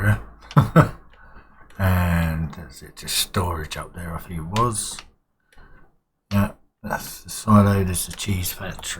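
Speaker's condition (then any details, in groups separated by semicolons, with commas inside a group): No condition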